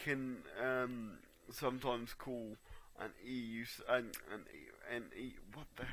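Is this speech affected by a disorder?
Yes: cerebral palsy.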